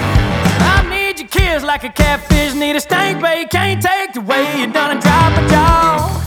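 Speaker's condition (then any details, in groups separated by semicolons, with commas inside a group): No condition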